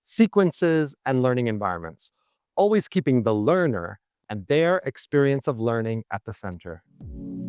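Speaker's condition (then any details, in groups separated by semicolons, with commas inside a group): No condition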